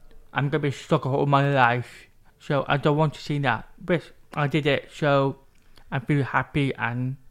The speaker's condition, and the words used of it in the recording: Deafness. Even though it's letter S-H-T-H-N-L-T, I still struggle though.